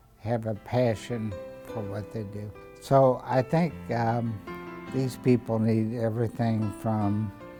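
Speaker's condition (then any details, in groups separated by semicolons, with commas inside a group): ALS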